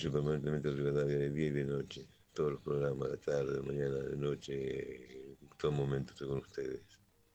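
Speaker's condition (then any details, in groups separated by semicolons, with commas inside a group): Parkinson's disease; medication supply reportedly cut off, oculist, dentist and sanatorium access also cut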